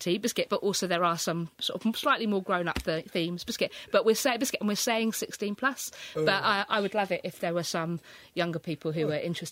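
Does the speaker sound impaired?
Yes: Tourette's syndrome; physical and verbal tics, coprolalia with involuntary obscene tics, occasional tics colliding unusual ideas; verbal tics audible throughout interview, also hedgehog; frequent verbal tics, cats, Aladdin, otherwise clear.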